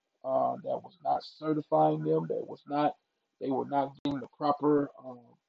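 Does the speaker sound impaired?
No.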